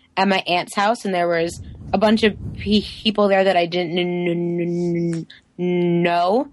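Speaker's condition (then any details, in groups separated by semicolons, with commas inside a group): Stuttering; variable stuttering, formerly preoccupied with which words would be easier to say, helped by stuttering community; stuttering recently changed, noticing different stuttering than before; stuttering pattern recently different from before; repeated sounds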